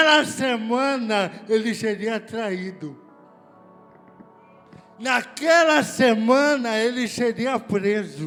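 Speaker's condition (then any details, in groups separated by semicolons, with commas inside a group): Cerebral palsy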